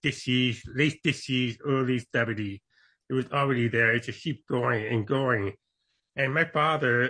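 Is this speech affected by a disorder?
Yes: born deaf; congenital deafness, mainstreamed into hearing schools as child; deaf accent, tries to speak as clearly as possible.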